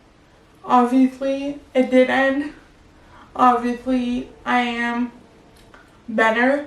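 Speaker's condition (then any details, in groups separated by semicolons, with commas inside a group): Cerebral palsy; spastic quadriplegic, wheelchair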